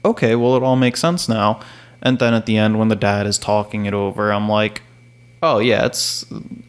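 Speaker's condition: No condition

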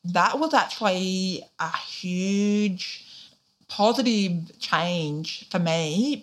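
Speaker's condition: Deafness, profound; weekly private speech therapy in childhood, speaks clearly, bilingual Auslan and spoken English

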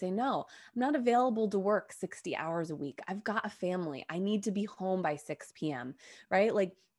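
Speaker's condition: No condition

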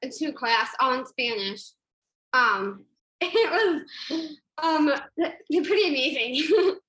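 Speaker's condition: Down syndrome; studied public speaking, public speaker about 12 years, coached by Diane Jensen, called wonderful speaker

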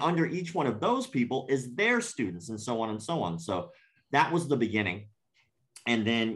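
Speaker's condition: Cleft palate; congenital cleft palate

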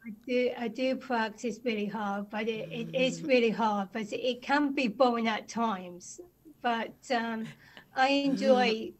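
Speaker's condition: Down syndrome; from birth; speech developed well, helped by childhood voice work and speech work combined with movement in drama

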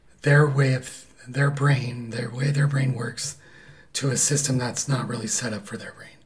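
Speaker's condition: Paralyzed vocal cord; caused by thyroid cancer

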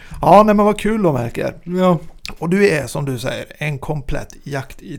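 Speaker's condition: No condition

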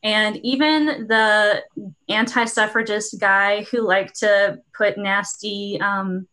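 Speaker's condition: No condition

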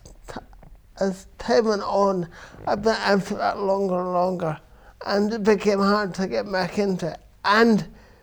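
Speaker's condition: Cerebral palsy; from birth

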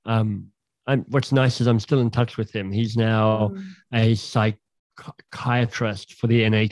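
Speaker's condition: Cleft lip and palate; congenital genetic cleft lip and palate

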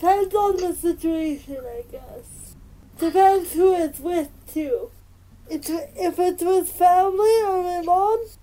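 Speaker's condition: Spastic cerebral palsy; spasticity causes pain

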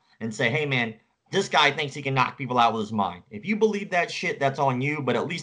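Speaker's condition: Cleft palate; many surgeries before age 16

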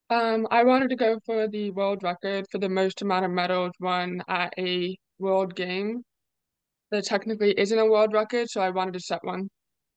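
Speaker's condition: Deafness; deaf or hard of hearing

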